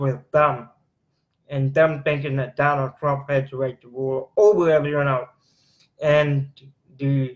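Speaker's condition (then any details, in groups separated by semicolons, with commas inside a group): Cerebral palsy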